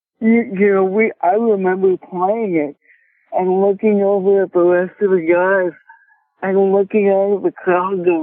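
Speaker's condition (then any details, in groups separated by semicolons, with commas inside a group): Cerebral palsy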